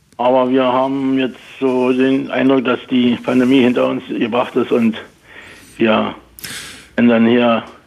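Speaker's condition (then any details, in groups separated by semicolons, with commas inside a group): Parkinson's; moved away in 2019 for health reasons; frequent word repetitions and hesitations in transcript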